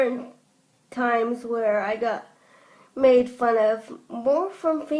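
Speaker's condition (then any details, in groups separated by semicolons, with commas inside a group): Cerebral palsy; from birth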